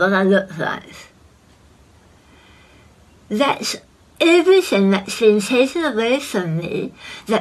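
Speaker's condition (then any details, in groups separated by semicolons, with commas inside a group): Head and neck cancer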